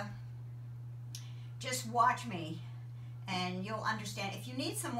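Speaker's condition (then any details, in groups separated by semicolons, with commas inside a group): No condition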